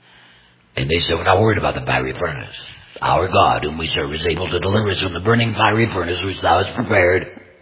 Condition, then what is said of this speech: Laryngectomy. And they tell me, I should tell people, it does not hurt me to speak.